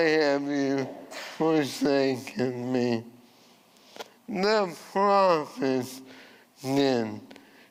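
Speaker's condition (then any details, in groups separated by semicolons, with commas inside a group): ALS; voice changed from earlier resonant voice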